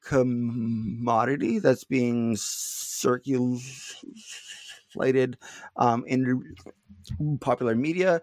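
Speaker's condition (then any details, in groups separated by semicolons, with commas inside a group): Stuttering; not stuttering much during this interview; prolonged sounds, blocks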